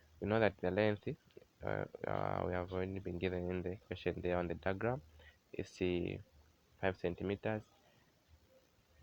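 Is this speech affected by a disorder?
No.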